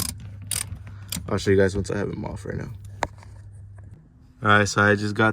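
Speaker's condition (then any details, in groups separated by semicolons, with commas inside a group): No condition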